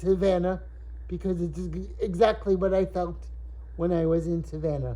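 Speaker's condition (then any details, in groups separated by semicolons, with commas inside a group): Cerebral palsy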